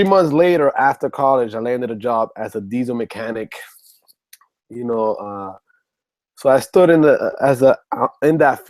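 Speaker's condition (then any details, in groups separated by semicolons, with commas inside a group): No condition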